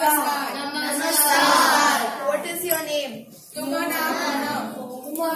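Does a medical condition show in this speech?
No.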